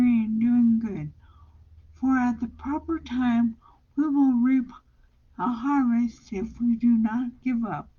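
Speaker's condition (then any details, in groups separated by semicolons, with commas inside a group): Brain injury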